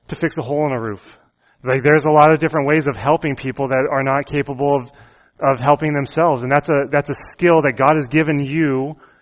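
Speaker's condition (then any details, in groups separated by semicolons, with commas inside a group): No condition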